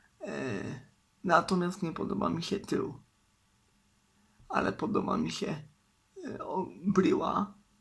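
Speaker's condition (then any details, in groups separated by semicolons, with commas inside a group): Cerebral palsy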